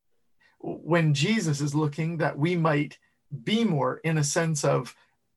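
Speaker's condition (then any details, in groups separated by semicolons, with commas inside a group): No condition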